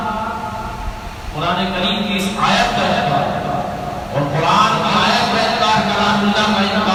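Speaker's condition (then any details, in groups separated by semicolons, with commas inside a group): No condition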